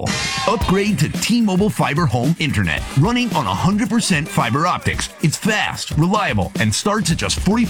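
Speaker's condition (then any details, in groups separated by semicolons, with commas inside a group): No condition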